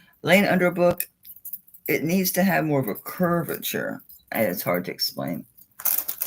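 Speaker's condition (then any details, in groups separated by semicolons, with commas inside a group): No condition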